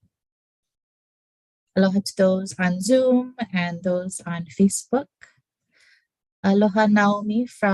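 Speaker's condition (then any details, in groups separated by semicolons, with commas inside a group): No condition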